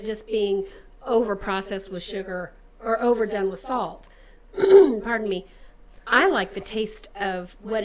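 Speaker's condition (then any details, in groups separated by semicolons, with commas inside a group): No condition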